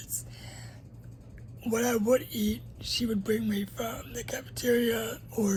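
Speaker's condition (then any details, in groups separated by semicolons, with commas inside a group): Cerebral palsy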